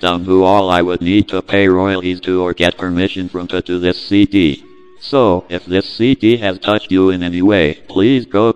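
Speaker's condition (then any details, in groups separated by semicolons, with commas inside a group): Cerebral palsy; speech impediment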